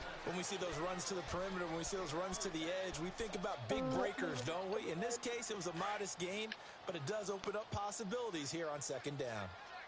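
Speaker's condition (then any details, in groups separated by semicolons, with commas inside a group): No condition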